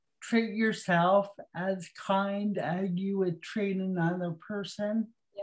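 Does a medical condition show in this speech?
Yes: cerebral palsy.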